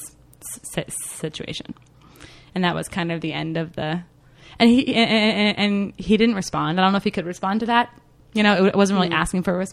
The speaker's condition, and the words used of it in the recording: Stuttering. Because when I advertised, I didn't even stutter to him when he first heard me advertise.